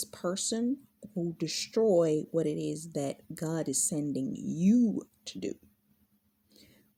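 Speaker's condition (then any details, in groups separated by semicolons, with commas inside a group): No condition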